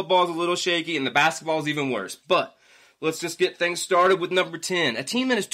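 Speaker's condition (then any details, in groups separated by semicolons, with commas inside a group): No condition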